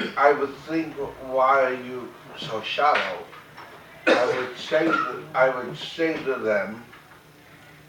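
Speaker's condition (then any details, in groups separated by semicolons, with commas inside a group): Cerebral palsy, mild; mainly affects speech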